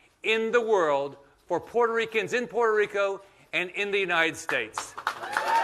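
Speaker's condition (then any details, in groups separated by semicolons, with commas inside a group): No condition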